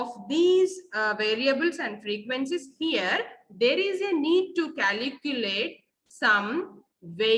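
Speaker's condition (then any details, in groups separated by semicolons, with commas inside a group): No condition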